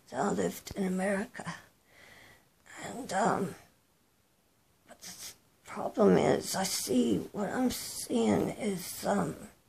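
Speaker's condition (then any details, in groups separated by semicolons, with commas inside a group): Cerebral palsy; present from birth, arthritic hips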